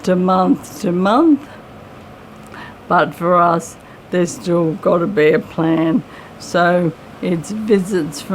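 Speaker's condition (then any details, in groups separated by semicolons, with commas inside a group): MND; voice slightly raspy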